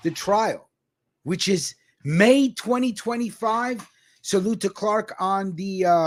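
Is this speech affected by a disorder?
No.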